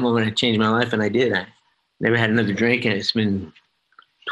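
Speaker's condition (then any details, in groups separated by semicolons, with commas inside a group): Early onset Parkinson's disease; uncontrolled movements when over-medicated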